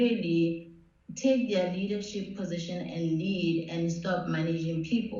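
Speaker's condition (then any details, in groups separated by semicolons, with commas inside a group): No condition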